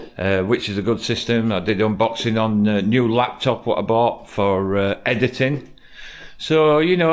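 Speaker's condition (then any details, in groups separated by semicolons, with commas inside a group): No condition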